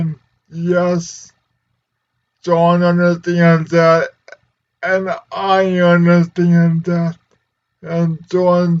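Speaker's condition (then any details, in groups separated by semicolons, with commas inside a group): Cerebral palsy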